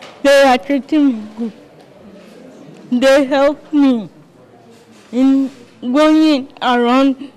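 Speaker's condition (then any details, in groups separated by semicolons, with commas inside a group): Cerebral palsy; involuntary body movements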